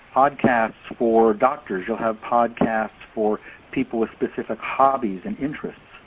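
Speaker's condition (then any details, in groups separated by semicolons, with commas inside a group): No condition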